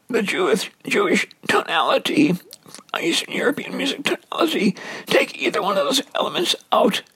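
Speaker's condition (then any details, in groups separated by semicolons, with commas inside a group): Dysphonia; sometimes squeakier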